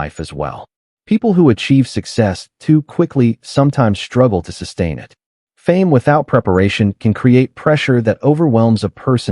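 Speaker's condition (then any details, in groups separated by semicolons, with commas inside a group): No condition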